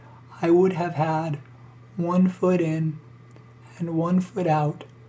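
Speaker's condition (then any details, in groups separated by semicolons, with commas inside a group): ALS; struggles to breathe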